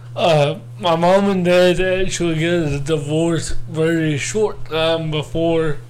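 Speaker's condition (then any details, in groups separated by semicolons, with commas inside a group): Cerebral palsy; born not breathing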